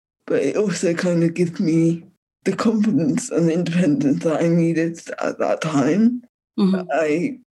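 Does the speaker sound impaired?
Yes: cerebral palsy; cerebral palsy from birth, lack of oxygen during birth, tight tense muscles, affects arm and leg movement, physiotherapy in childhood.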